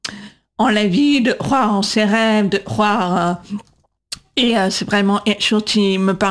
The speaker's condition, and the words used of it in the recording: Deafness. Mais l'intelligence artificielle n'a pas été entraînée par les voix atypiques, par les voix accentuées.